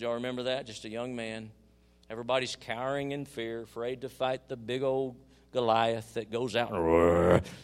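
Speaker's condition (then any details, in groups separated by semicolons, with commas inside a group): No condition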